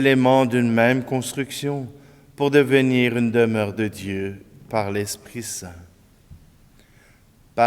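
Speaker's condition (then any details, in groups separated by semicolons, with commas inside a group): No condition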